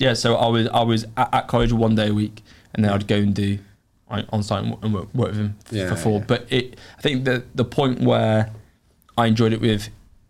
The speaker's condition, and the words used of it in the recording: Stuttering. I think it's grown a lot because obviously, I've probably not said it, but I have got like a stutter kind of thing.